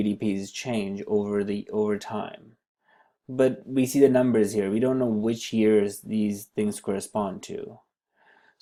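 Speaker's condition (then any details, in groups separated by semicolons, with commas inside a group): No condition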